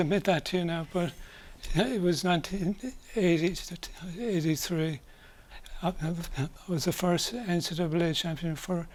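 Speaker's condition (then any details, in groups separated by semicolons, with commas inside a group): Early onset Parkinson's disease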